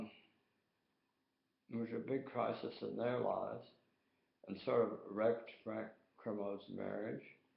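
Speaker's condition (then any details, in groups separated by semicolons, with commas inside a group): Tongue cancer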